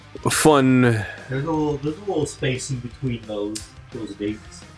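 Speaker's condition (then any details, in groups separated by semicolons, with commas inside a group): No condition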